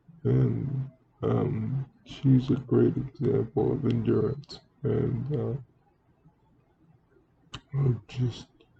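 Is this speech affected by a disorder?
Yes: cerebral palsy; speaks relatively well.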